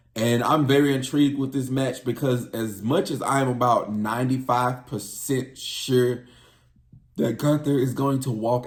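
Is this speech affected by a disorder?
No.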